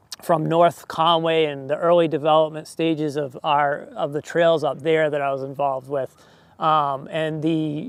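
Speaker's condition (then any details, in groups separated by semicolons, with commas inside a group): No condition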